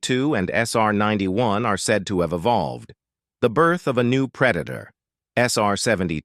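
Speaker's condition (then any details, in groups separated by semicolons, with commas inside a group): No condition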